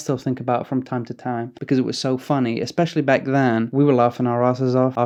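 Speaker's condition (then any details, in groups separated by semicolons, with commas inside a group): No condition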